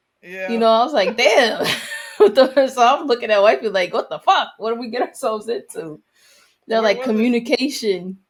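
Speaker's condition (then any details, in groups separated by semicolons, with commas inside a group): No condition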